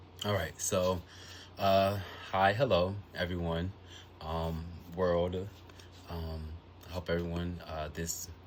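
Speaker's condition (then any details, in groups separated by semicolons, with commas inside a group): No condition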